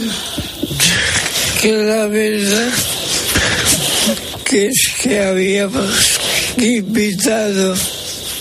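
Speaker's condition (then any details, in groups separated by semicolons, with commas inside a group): ELA (ALS), speech-generating device; ALS diagnosed 13 years ago, first symptoms attributed to herniated discs, diagnosis about six months later; cannot move any muscle, tilting wheelchair, permanent ventilator, audibly laboured breathing, eye-gaze tablet control, cough assist device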